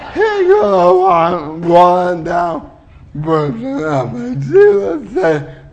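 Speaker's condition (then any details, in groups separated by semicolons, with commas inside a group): Cerebral palsy; uses wheelchair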